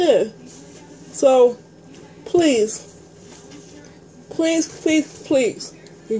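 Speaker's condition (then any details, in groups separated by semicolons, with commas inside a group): Speech impairment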